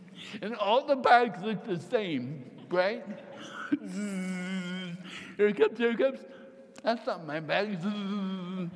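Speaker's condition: Cerebral palsy; mild cerebral palsy from birth

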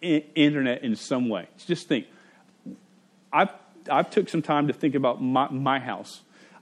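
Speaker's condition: Stutter; stutter since age five, persisting through adulthood; at times blocks and cannot say own name; repeated sounds, repeated words

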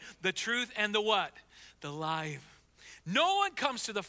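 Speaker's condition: No condition

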